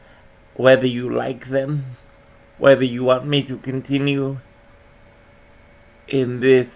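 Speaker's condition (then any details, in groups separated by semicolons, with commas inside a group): Cerebral palsy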